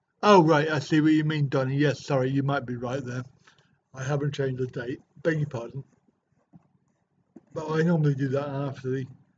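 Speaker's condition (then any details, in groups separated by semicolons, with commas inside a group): Cerebral palsy; back surgery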